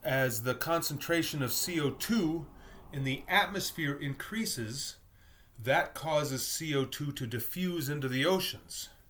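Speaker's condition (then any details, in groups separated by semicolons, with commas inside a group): No condition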